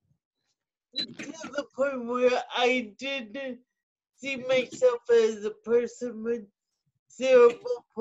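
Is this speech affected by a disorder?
Yes: cerebral palsy.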